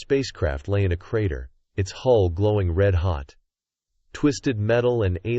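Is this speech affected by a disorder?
No.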